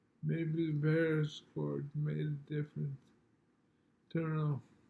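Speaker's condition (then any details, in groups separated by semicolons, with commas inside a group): Multiple sclerosis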